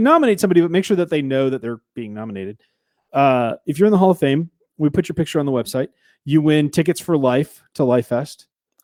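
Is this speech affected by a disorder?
No.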